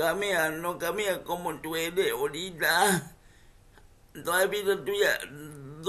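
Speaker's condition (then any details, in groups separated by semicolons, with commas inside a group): Cerebral palsy; from birth, uses wheelchair; speech affected by condition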